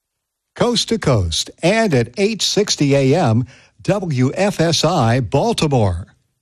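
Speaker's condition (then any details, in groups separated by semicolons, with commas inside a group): No condition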